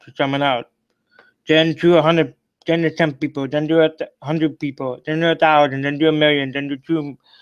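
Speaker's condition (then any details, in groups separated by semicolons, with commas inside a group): Cerebral palsy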